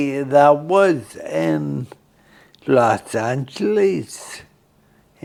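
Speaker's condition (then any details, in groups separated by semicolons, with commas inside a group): Friedreich's ataxia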